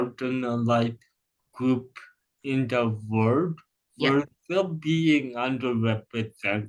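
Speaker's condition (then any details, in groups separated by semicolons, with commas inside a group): Cerebral palsy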